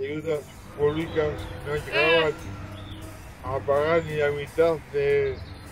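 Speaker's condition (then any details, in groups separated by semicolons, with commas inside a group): Cerebral palsy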